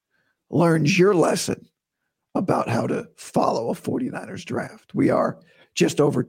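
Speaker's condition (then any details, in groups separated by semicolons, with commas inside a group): Vocal cord surgery recovery; talking painless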